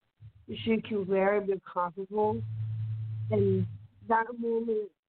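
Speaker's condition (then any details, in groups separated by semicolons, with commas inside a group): Down syndrome; from birth; young woman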